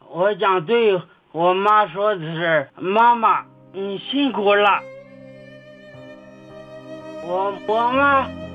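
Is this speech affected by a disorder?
Yes: cerebellar atrophy; onset at age fifteen, possibly from brain trauma, now age 44, physically disabled; cannot care for self, relies on 76-year-old mother for eating, toileting, haircuts, worse than before; speech sounds different from ordinary people, self-described speech impairment, host hears it.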